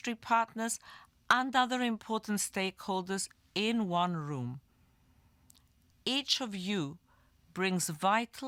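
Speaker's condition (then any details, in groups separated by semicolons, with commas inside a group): No condition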